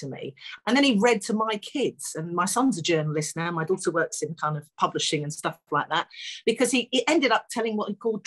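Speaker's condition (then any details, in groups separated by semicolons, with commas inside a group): No condition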